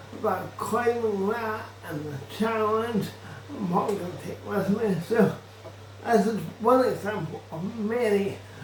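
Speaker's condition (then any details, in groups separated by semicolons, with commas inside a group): Cerebral palsy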